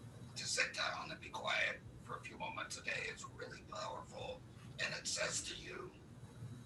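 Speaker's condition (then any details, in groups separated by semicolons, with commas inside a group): Laryngectomy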